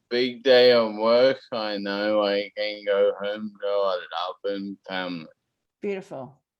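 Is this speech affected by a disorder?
Yes: cerebellar ataxia; brain cause, wheelchair; speech affected, hard to understand.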